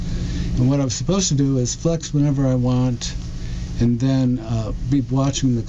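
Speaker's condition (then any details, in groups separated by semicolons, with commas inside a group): Parkinson's disease; diagnosed almost 4 years ago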